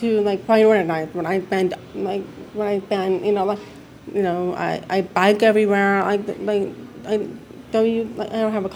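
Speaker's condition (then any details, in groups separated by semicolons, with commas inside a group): Deafness; signs with family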